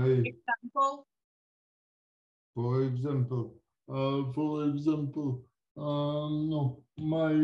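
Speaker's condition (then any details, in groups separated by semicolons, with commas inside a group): Cerebral palsy; from birth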